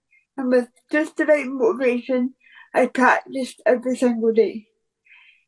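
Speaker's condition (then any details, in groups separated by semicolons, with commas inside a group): Cerebral palsy; present from birth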